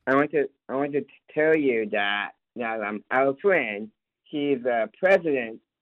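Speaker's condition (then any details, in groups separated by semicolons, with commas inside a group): Down syndrome; lives independently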